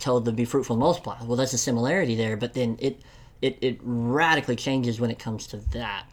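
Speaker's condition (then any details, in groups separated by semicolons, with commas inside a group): Cleft lip and palate; congenital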